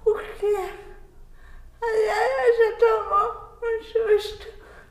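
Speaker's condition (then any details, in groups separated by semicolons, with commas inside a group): Cerebral palsy; listeners sometimes misunderstand words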